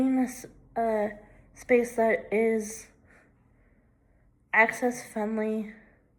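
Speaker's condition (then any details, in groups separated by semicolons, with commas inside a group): Cerebral palsy, left hemiplegia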